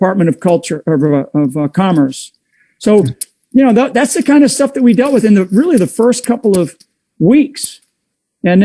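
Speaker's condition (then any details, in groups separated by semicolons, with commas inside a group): No condition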